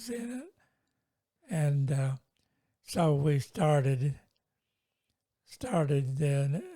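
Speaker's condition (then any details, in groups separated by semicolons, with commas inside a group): Multiple sclerosis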